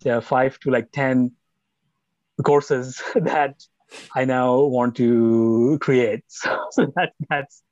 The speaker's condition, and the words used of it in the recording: Stuttering. And see now, once I lower my rate, I tend to become much more fluent.